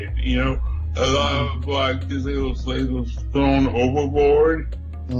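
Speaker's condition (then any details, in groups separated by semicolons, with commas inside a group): Cerebral palsy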